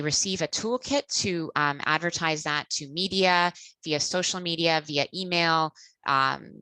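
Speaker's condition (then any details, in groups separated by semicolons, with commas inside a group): No condition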